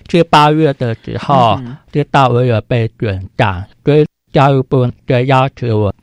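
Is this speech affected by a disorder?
Yes: hearing impairment; spoken clarity below typical speakers, spoken language learned with difficulty in childhood.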